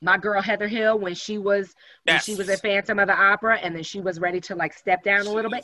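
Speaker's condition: No condition

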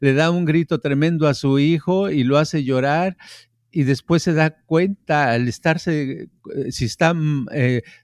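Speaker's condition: No condition

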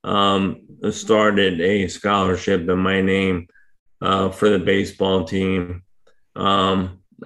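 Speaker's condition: ALS; hard to speak for long periods right now

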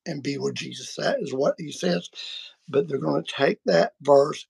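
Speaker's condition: Vocal cord surgery; including laser treatment

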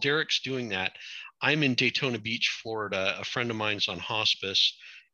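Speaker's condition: No condition

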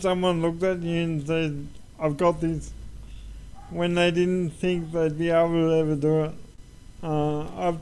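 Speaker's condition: Cerebral palsy; uses wheelchair

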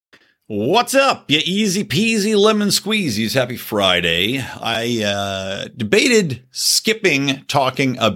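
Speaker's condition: No condition

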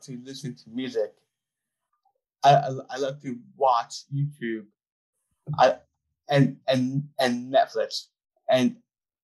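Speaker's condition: Down syndrome; 25-year-old man

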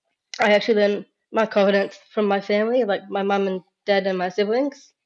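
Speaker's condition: Down syndrome

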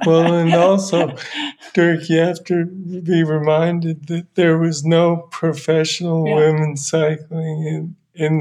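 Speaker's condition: Parkinson's; voice audibly affected now, earlier slowed speech, trouble speaking English some days, voice problems limit storytelling

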